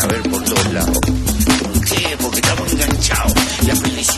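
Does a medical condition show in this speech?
No.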